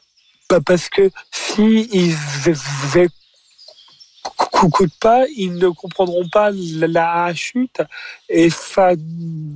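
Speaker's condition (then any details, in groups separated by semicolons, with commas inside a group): Stuttering; described as a speech disorder rather than a handicap; performing stand-up on stage, Jamel Comedy Club clip; stumbles over words mid-act and acknowledges it, voice left unedited; repeated sounds, prolonged sounds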